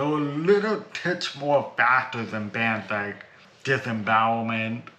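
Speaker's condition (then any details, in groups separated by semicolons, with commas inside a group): Cerebral palsy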